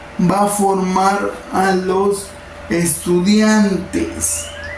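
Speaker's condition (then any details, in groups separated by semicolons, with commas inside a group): Cerebral palsy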